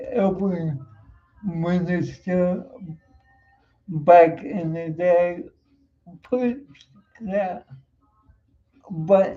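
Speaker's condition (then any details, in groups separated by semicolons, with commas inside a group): Cerebral palsy; uses wheelchair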